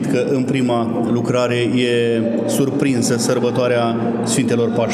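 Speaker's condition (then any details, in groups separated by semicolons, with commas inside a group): No condition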